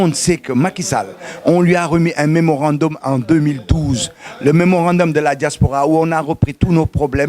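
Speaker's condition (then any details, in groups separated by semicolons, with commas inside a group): No condition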